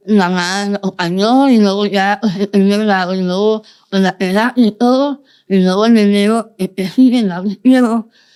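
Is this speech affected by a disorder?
Yes: Moebius syndrome, congenital.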